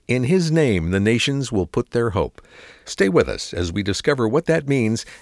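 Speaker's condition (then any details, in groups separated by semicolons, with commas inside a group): No condition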